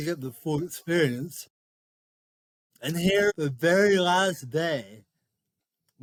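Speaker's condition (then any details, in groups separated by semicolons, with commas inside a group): Cerebral palsy; speech affected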